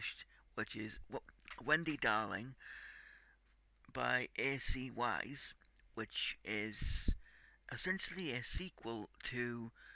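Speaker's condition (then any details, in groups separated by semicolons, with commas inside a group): Cerebral palsy; tight muscles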